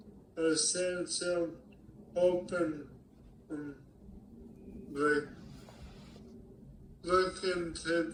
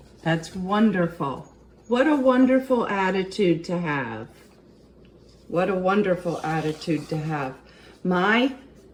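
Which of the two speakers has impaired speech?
The first: ALS; about 2 years since diagnosis, physical, occupational, speech therapy.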